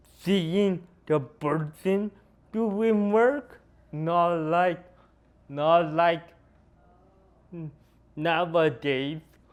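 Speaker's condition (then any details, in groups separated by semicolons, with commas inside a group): Cerebral palsy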